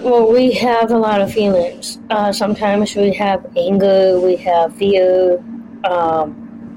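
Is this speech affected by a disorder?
Yes: Down syndrome; trisomy 21, congenital.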